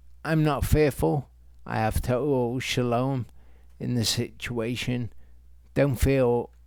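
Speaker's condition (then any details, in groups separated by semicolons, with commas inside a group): Multiple sclerosis; progressive form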